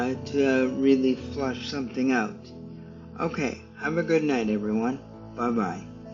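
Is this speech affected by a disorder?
Yes: cerebral palsy; stiff muscles.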